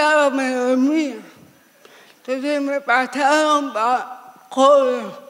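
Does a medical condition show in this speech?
Yes: severe cerebral palsy.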